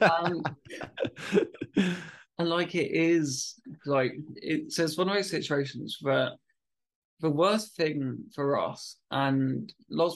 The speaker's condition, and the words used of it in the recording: Stuttering. Now I I stammered way more times than you would think I'd have because I've changed my words in my head, but I still see those flip words as me stammering